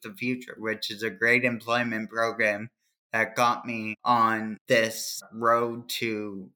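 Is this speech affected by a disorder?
Yes: cerebral palsy; from birth, brain injury from oxygen loss at fast birth, trouble remembering multiple tasks, hand movement and writing difficulty.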